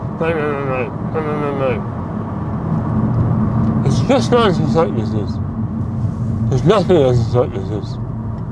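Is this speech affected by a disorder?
Yes: mouth cancer surgery; speech altered.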